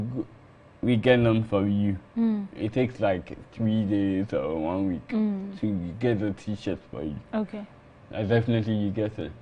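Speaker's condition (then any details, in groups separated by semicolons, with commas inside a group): Cerebral palsy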